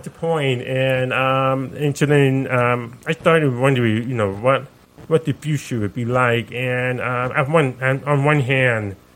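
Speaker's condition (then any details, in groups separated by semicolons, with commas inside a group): Profound deafness, deaf accent, sensorineural hearing loss; sounds different, listeners ask where accent is from, parents taught speech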